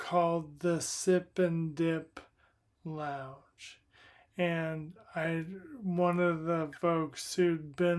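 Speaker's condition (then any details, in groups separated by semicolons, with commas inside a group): Primary lateral sclerosis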